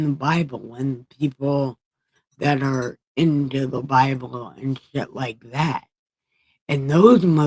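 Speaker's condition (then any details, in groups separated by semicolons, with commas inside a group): Brain injury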